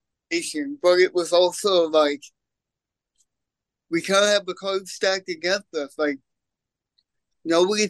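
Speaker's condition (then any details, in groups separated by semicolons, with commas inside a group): Cerebral palsy; congenital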